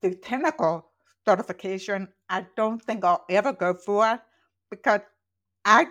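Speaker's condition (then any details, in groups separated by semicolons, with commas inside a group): Profoundly deaf, congenital; born profoundly deaf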